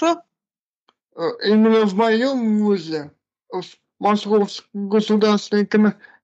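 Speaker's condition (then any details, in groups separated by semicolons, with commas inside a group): Cerebral palsy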